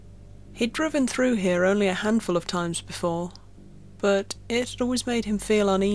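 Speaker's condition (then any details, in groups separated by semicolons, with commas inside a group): No condition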